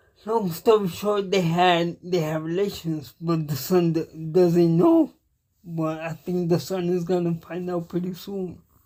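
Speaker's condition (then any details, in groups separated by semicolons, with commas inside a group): Cerebral palsy; cannot walk, uses wheelchair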